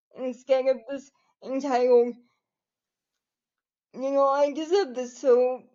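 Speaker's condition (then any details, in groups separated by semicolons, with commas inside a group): Cerebral palsy quadriplegia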